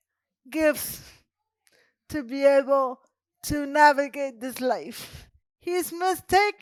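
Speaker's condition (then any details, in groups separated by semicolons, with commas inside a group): Cerebral palsy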